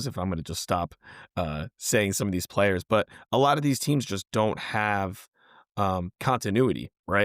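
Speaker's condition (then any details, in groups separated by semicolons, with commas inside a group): No condition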